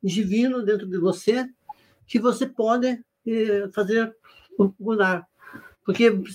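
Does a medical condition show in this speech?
Yes: Parkinson's disease; Parkinson's disease diagnosed 17 years ago, facial rigidity, stiff body.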